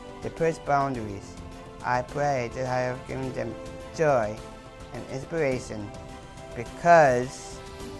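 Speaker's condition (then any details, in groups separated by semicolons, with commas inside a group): Down syndrome; trisomy 21, low muscle tone in every muscle, up to 30% more energy for activity, short arms and legs; speech really hard due to low muscle tone and tongue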